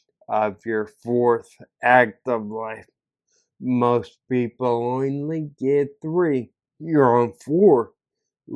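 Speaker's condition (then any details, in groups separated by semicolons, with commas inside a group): Ataxia; caused by stroke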